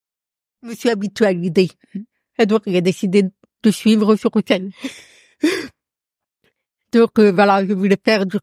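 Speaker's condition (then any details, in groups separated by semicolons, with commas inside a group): Profound deafness; noticeable to everyone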